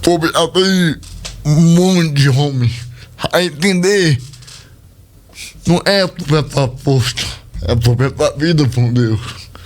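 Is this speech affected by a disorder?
Yes: cerebral palsy; speech not normal.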